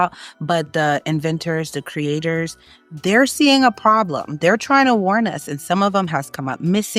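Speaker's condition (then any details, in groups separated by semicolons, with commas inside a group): No condition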